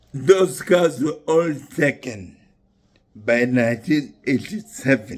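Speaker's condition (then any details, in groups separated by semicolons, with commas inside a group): Neurological disease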